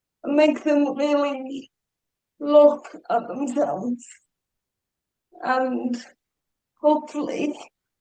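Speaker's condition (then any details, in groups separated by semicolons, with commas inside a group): Cerebral palsy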